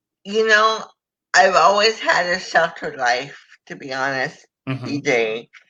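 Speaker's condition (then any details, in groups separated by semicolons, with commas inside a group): Cerebral palsy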